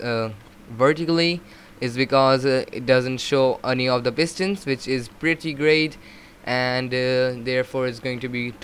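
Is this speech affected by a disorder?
No.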